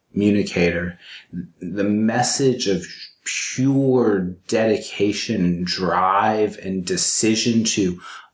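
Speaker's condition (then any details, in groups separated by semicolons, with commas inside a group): Stuttering; severe stuttering, therapy at Purdue speech clinic started 12 years ago, four Toastmasters clubs; still stutters terribly severely; prolonged sounds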